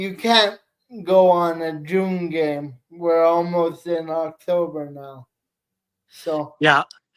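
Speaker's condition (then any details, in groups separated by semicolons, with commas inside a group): Cerebral palsy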